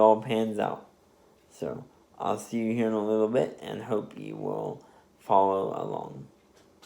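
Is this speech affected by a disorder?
Yes: spastic diplegia cerebral palsy.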